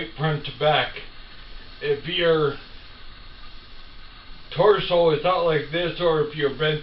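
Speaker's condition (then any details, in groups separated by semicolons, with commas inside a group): Ataxia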